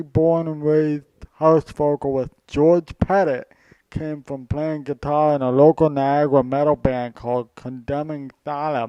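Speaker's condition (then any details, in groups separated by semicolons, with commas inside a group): Cerebral palsy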